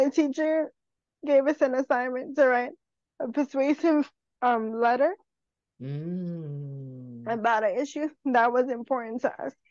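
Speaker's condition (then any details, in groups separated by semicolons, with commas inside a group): Cerebral palsy; wheelchair user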